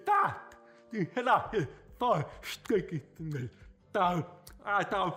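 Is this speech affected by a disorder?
Yes: profound deafness; profound lifelong deafness, 100% deaf, hearing aids and cochlear implant do not work; cannot hear anything, relies on lip reading and signing with hand.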